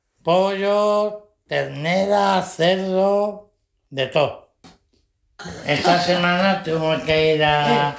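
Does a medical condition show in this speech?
Yes: head and neck cancer, dysphagia after cancer treatment; dysphagia from head and neck cancer treatment, rehabilitation unit, Hospital Universitario Príncipe de Asturias, Alcalá de Henares; swallowing much improved, meat deboned and blended, Iberian pork loin eaten unblended.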